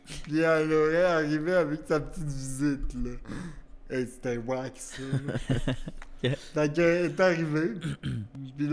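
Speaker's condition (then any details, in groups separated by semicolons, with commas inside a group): Cerebral palsy; wheelchair use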